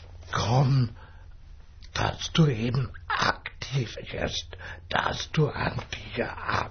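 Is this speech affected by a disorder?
Yes: dystonia with speech disorder; lifelong, first noticed at age 6 in primary school, could not write as a child; can only speak slowly.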